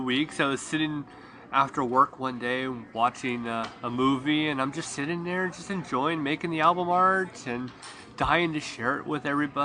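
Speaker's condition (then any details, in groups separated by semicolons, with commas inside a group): No condition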